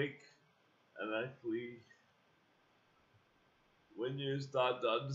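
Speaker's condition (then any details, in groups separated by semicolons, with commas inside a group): Cerebral palsy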